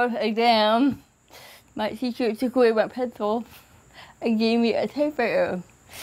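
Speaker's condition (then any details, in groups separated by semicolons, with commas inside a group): Cerebral palsy; from birth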